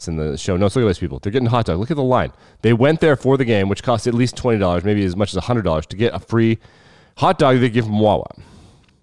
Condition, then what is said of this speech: None; typical speech.